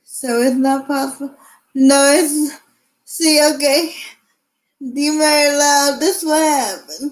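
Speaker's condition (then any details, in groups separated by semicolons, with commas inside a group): Cerebral palsy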